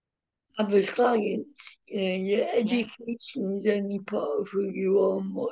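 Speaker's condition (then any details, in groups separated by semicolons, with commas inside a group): Cerebral palsy; born medically dead, mild walking wobble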